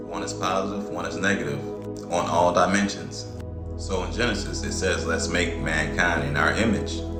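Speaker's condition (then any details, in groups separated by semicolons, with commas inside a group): No condition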